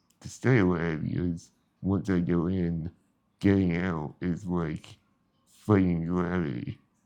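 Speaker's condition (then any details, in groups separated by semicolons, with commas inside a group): Spinal muscular atrophy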